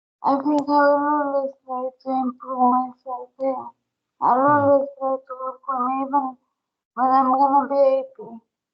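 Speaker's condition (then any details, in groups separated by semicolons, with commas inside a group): Brain injury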